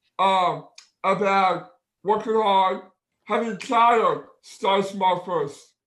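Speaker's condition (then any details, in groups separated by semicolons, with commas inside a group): Down syndrome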